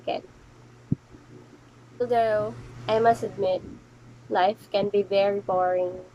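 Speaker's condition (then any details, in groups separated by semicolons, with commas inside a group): No condition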